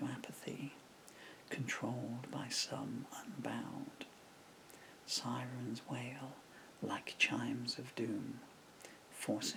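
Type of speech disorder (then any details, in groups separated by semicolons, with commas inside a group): Bulbar dysarthria; progressive bulbar palsy (MND)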